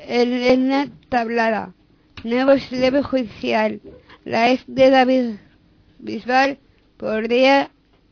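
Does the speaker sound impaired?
Yes: Down syndrome; reads news item aloud on live radio.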